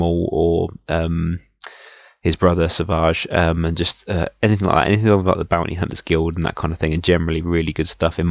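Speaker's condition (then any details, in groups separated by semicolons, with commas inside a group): No condition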